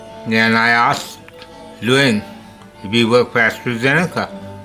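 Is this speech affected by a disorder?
Yes: slurred speech from poisoning.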